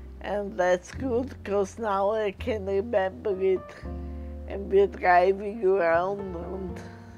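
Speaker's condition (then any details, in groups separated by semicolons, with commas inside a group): Multiple sclerosis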